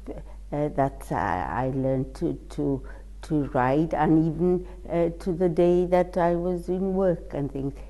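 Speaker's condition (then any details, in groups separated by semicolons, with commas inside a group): Cerebral palsy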